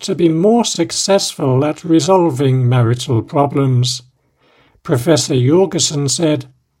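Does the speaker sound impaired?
No.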